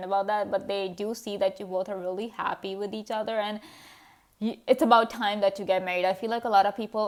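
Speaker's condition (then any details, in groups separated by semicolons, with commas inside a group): No condition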